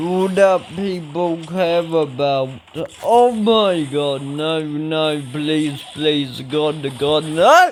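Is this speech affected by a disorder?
Yes: ataxia; speech recently worse.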